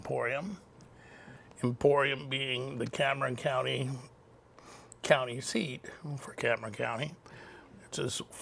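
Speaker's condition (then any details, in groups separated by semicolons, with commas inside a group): Cerebral palsy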